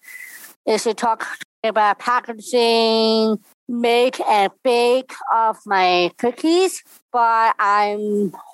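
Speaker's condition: Down syndrome; congenital

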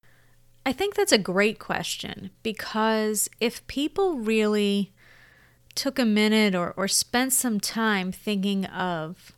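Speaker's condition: No condition

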